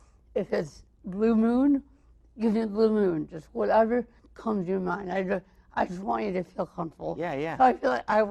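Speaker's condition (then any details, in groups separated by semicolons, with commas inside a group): Mild cerebral palsy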